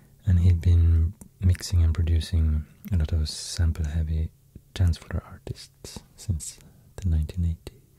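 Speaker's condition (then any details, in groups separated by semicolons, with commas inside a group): No condition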